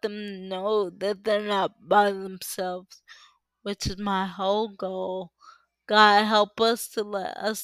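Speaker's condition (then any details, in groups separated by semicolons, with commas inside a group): Cerebral palsy; uses power wheelchair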